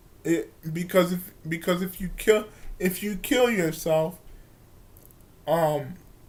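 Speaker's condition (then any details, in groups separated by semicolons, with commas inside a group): Cerebral palsy; from birth, wheelchair user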